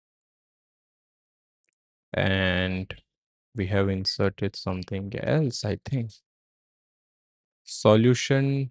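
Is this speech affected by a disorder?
No.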